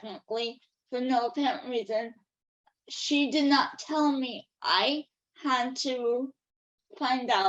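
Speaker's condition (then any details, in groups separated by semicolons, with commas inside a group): Cerebral palsy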